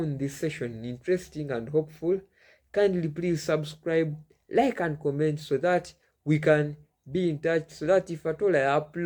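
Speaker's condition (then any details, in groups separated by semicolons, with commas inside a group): No condition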